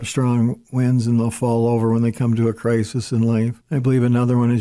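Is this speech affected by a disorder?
Yes: Parkinson's disease; stutters and stammers.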